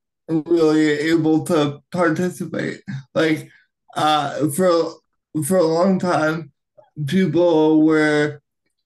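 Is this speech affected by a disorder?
Yes: cerebral palsy, right-sided high tone; acquired at birth, whole right side affected, wheelchair user, childhood therapy to take steps.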